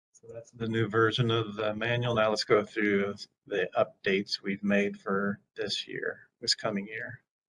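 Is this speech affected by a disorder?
No.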